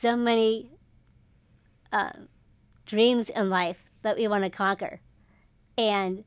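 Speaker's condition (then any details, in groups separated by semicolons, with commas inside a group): Down syndrome; developmental disability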